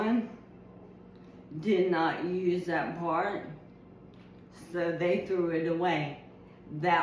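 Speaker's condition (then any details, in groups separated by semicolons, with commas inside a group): ALS; slower worsening speech, garbled ST sounds, effortful speaking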